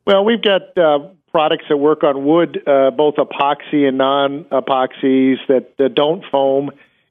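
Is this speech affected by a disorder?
No.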